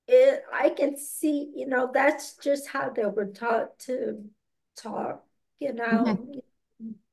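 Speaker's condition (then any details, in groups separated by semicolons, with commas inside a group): Aphasia and ataxia; progressive ataxia; currently doing well; cannot always pick out needed words, hard to clearly express ideas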